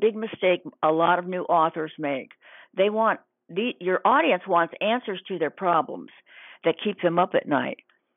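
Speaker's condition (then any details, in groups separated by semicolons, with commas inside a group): No condition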